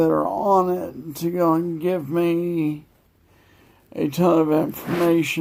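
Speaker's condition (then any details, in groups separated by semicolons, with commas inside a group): Multiple sclerosis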